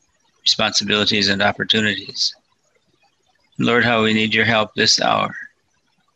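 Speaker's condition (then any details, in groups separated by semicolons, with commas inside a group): Parkinson's disease, mild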